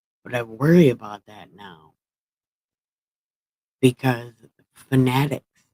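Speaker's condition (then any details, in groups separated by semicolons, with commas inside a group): Brain injury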